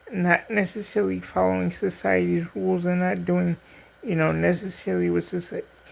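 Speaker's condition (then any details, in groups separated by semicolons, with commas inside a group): Cerebral palsy; diplegia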